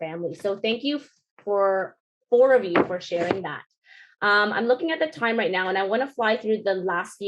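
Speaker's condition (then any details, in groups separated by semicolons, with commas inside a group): No condition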